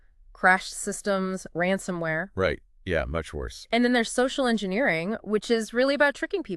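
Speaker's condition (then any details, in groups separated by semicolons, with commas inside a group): No condition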